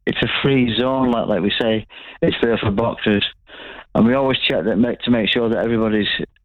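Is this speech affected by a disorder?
Yes: Parkinson's; diagnosed 2013, initial denial, attends rocksteady boxing exercise and voice activation sessions; slowed movements, hand tremor, word-finding trouble while talking; some word-finding difficulty, trouble getting words out.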